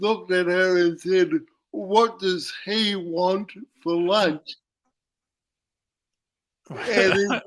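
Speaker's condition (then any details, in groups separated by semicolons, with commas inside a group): Cerebral palsy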